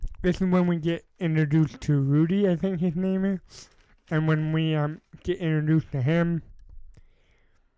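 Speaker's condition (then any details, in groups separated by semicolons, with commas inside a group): Cerebral palsy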